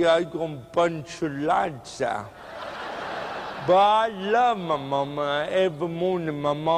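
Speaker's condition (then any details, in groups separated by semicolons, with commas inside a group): Cerebral palsy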